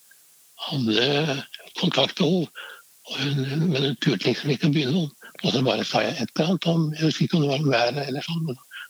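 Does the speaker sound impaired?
Yes: Parkinson's disease; diagnosed around age 65, father also had Parkinson's after age 80, early reduced hand flexibility.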